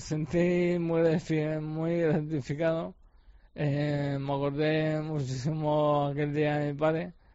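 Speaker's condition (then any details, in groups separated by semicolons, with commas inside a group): ALS; facial and mouth muscles affected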